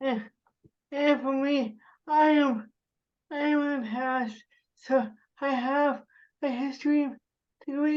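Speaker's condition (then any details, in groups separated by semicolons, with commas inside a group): Cerebral palsy; spasticity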